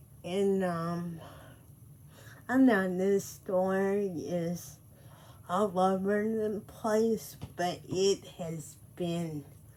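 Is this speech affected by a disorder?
Yes: cerebral palsy; speech affected.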